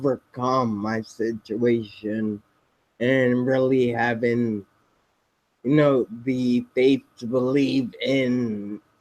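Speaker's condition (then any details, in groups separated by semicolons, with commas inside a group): Spinocerebellar ataxia type 7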